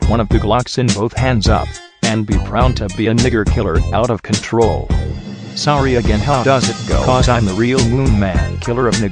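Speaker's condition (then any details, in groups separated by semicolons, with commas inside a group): No condition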